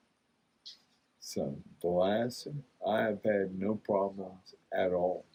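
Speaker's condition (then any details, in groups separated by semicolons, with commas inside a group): Multiple sclerosis; about 28 years since onset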